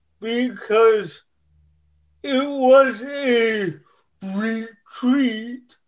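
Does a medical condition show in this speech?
Yes: cerebral palsy; ongoing gym workouts.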